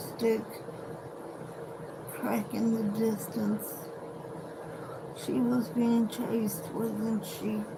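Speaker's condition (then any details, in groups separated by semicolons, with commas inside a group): Cerebral palsy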